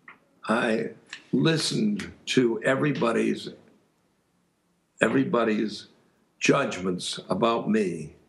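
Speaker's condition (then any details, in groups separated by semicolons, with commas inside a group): Aphasia; aphasia after stroke; speech stops, and things like that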